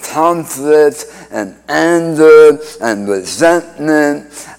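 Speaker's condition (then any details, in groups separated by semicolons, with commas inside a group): Speech impediment after cancer surgery; incurable recurrent cancer in mouth floor and tongue, chemotherapy, radiation, failed immunotherapy at Dana-Farber, antibody drug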